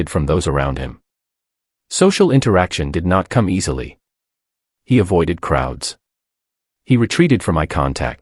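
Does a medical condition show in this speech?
No.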